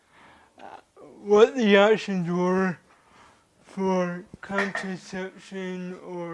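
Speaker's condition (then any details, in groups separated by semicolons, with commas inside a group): Cerebral palsy; caused by birth asphyxia, hearing loss; diagnosed around age 3; dysphagia since birth, feeding tube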